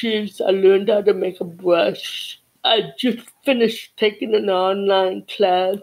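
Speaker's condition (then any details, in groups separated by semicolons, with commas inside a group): Cerebral palsy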